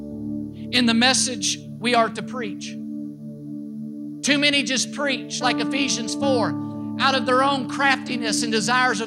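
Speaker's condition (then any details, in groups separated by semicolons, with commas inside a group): No condition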